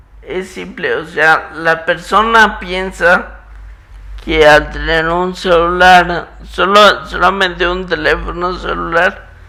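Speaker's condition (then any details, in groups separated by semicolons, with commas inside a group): Muscular dystrophy; genetic, affects movement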